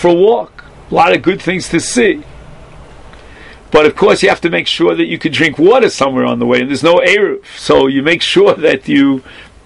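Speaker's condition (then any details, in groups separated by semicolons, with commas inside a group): No condition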